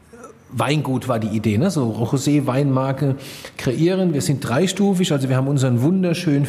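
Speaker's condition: No condition

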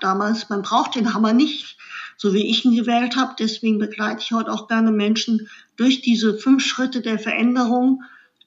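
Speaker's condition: Cleft lip and palate; congenital cleft lip

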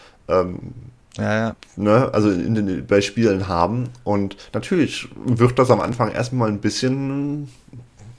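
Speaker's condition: No condition

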